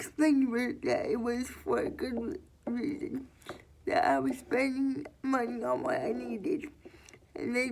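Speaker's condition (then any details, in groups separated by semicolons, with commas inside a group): Cerebral palsy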